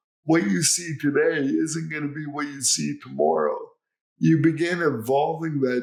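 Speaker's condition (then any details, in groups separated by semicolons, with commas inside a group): Cerebral palsy; speech unclear since childhood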